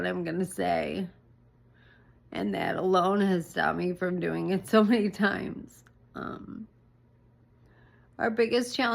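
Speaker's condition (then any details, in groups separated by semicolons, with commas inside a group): ALS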